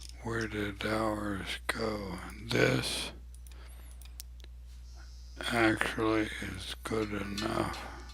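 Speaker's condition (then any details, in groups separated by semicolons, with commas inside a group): ALS; abnormally slow voice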